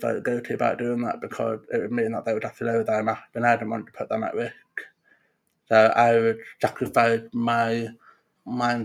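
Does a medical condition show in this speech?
Yes: profound deafness; congenital profound deafness, diagnosed at 18 months, no hearing; talks despite consultant predicting no speech and need for sign language.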